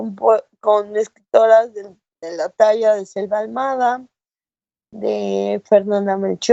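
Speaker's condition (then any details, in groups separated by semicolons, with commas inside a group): Cerebral palsy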